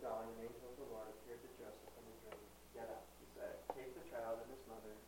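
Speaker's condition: No condition

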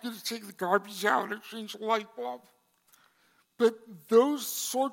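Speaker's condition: Cerebral palsy; congenital, brain damage affecting balance and coordination

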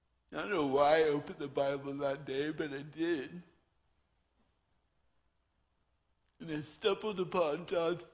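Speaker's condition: Torsion dystonia; voice cannot be controlled

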